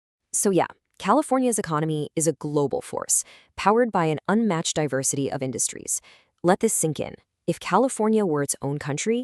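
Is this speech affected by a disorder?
No.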